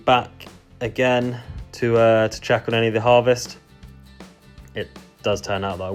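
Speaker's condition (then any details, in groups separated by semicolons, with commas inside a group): No condition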